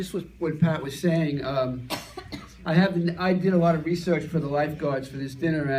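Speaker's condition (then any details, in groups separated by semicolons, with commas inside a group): No condition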